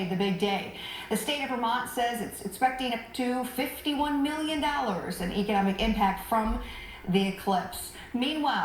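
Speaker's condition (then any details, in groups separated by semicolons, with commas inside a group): No condition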